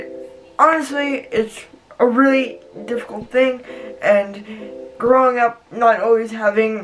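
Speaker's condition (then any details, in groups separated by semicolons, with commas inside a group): Cerebral palsy, spastic; voice not affected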